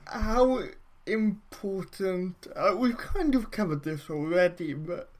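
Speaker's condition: Cerebral palsy; brain damage at or around birth

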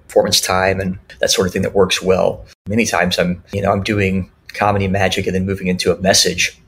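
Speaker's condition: Cleft lip and palate; speech classes in childhood

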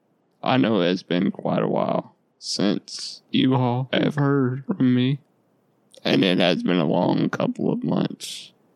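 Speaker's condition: Duchenne muscular dystrophy; lifelong

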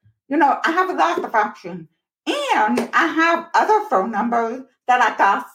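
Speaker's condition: Profoundly deaf, born profoundly deaf

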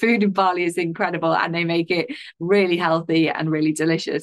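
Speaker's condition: No condition

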